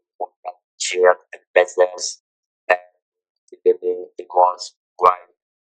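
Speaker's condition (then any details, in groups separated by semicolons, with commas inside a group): Throat cancer, electrolarynx user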